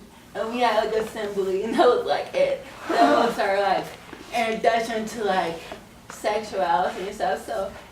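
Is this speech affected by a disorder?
Yes: cerebral palsy.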